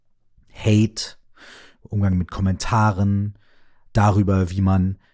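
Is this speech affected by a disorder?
No.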